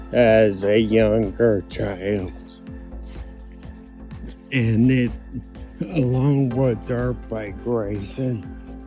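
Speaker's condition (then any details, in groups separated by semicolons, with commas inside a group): Ataxia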